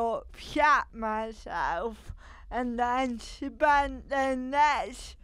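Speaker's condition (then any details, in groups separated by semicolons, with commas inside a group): Cerebral palsy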